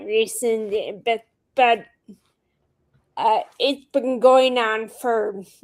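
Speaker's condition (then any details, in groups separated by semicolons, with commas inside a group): Friedreich's ataxia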